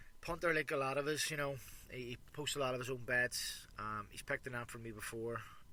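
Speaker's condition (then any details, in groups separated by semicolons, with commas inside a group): No condition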